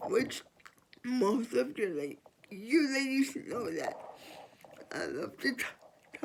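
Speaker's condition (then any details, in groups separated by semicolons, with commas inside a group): Cerebral palsy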